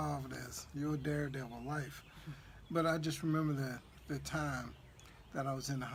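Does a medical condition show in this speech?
No.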